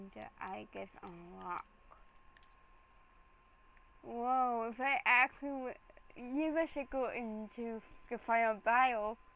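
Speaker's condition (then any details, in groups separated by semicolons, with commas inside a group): Cerebral palsy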